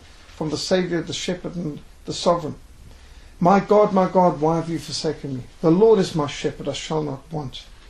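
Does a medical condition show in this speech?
No.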